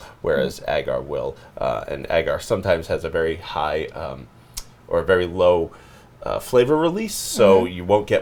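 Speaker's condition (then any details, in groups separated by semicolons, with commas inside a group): No condition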